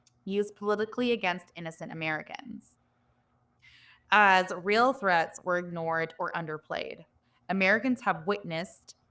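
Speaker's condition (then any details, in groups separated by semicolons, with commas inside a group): No condition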